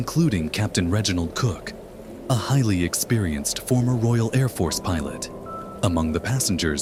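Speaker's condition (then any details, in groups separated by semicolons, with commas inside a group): No condition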